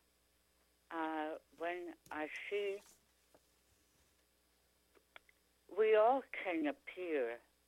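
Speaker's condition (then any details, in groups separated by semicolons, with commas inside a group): Tongue cancer; chronic sore throat symptom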